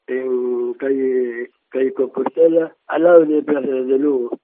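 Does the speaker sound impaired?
Yes: Down syndrome; man aged 37.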